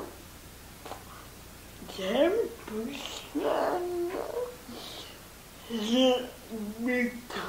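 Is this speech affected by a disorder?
Yes: cerebral palsy; motorized wheelchair; speech impairment, cerebral palsy accent, hard to hear in noise.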